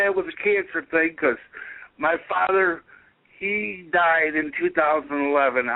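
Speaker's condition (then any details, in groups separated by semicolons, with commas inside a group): Cerebral palsy; able to speak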